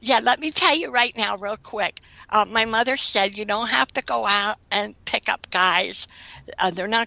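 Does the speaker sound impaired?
Yes: cleft lip and palate, severe.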